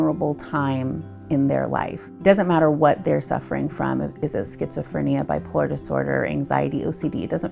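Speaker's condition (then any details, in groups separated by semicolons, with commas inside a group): No condition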